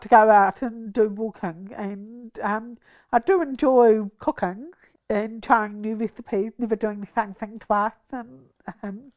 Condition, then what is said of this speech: Deafness. And for some reason, communication was one of my skills.